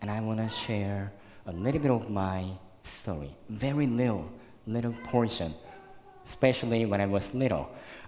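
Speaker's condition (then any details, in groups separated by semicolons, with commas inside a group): Cleft lip and palate; congenital, very severe, born in Korea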